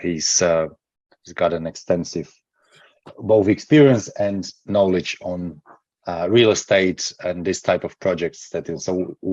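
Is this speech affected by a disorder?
No.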